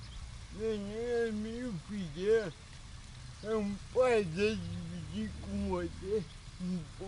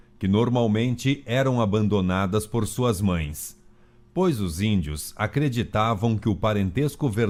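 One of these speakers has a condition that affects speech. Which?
The first: cerebral palsy; birth oxygen deprivation, motor coordination and speech problems; intensive treatments in childhood; diction problem since birth.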